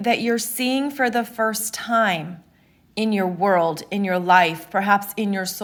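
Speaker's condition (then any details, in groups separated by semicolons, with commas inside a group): No condition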